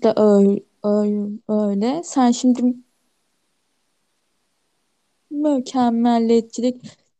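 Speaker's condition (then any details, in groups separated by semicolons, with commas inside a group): Stuttering; consulted a professor about own stuttering five years ago; stutters normally, much more at work and when anxious, very little when alone and relaxed; repeated sounds, prolonged sounds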